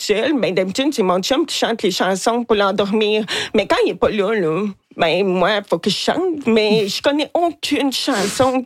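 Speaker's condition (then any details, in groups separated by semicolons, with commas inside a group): Hearing loss with cochlear implant; hard of hearing; hard to tell who is speaking in groups, trouble understanding moving children, did not hear passing truck; own singing described as not very nice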